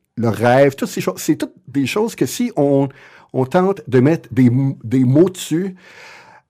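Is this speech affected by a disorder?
Yes: stuttering; lifelong stuttering, genetic component; often cannot get words out, a wall to get through each time speaking; here repeated words, prolonged sounds.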